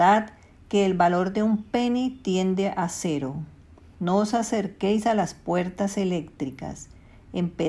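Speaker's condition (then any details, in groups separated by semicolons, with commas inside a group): No condition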